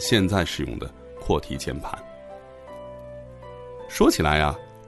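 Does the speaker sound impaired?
No.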